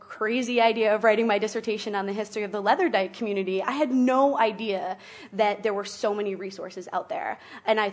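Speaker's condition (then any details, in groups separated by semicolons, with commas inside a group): No condition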